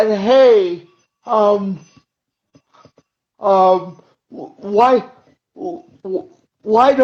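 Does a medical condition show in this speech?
Yes: cerebral palsy; uses wheelchair.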